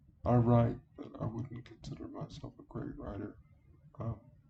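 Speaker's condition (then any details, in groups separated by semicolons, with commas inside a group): Cerebral palsy; wheelchair user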